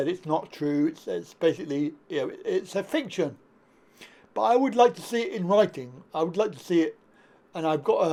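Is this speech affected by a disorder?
Yes: cerebral palsy.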